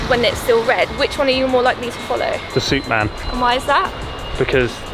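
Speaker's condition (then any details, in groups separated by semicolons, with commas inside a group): No condition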